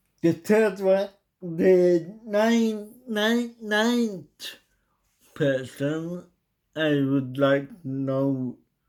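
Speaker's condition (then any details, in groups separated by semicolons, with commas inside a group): Cerebral palsy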